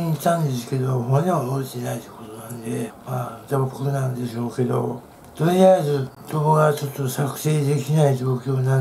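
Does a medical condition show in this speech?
Yes: tongue cancer, partial glossectomy.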